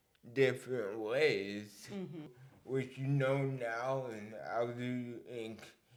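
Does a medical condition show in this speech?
Yes: cerebral palsy.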